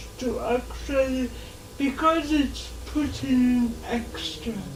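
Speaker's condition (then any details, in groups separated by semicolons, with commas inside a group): Cerebral palsy; from birth, affects muscles and mobility; can speak, slow speaker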